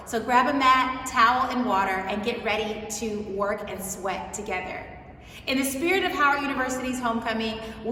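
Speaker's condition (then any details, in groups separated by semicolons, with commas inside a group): No condition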